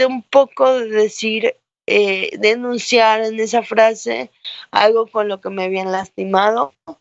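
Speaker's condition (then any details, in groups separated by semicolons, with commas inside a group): Cerebral palsy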